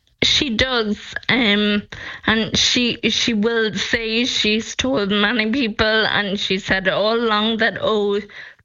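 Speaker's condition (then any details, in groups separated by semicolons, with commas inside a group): Friedreich's ataxia; diagnosed at age 12, progressive neurological condition, Skyclarys not funded by HSE drugs group; speech deteriorating, voice banking on software for couple of hours, offered synthetic voices, expects voice loss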